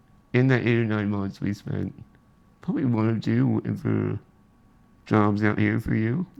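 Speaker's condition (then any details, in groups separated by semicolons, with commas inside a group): Spinal muscular atrophy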